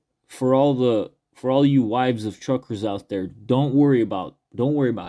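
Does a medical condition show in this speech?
No.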